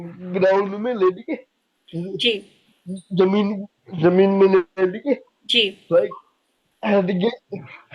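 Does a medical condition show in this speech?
Yes: cerebral palsy; could not speak as a child.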